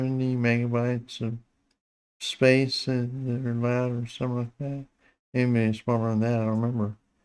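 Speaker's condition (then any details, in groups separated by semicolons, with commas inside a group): Parkinson's disease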